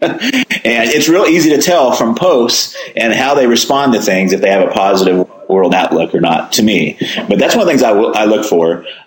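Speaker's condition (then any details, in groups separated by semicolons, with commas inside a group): No condition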